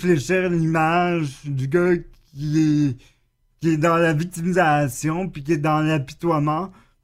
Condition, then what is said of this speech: Cerebral palsy. Je trouve ça fascinant de t'entendre ce soir et surtout impressionnant parce que malgré la problématique qui exacerbe ton quotidien, tu t'exprimes vraiment bien, tu as un bon vocabulaire.